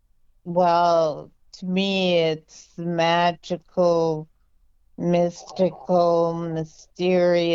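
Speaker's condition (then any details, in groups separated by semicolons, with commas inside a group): Multiple sclerosis; diagnosed at age 17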